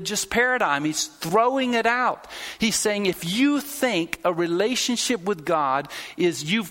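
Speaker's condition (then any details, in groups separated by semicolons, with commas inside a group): No condition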